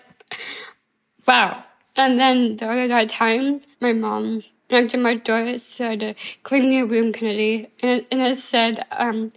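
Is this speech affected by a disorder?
Yes: Down syndrome; genetic, third copy of chromosome 21, told of diagnosis at age 7.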